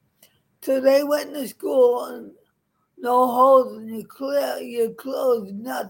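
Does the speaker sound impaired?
Yes: cerebral palsy; permanent, wobbly gait, frequent falls; age 71, back in physical therapy for frequent falls, cane advised against, no pain, not worsening; described as drooly and funny, once judged too poor for teaching, mistaken for drunk.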